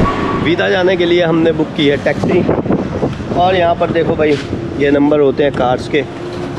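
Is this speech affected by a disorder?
No.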